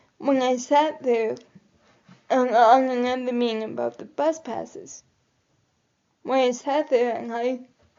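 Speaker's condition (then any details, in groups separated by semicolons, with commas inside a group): Cerebral palsy; quadriplegic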